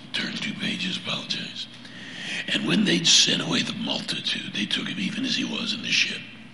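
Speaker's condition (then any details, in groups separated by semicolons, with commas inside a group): Laryngeal cancer; laryngectomy scheduled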